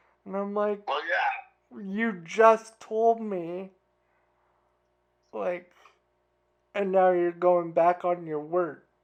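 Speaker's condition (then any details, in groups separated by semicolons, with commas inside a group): Cerebral palsy; from birth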